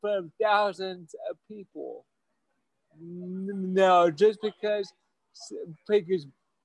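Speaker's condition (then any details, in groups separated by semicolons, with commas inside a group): Stuttering; stutter since at least college years, once severe, stuttered every word of first talk at OU campus ministry; stutters less than in earlier years; milder now, still stutters; prolonged sounds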